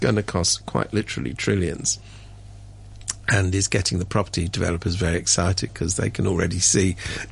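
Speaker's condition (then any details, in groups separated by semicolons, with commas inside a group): No condition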